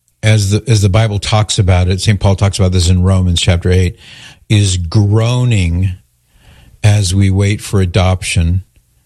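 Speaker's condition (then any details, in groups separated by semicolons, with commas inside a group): No condition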